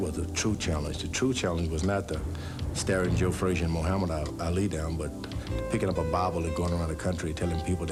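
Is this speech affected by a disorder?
No.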